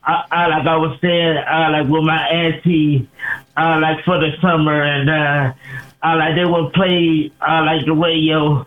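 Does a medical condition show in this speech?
Yes: cerebral palsy; since birth, uses wheelchair, performs from wheelchair.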